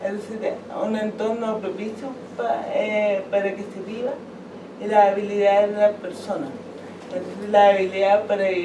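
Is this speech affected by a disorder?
Yes: cerebral palsy.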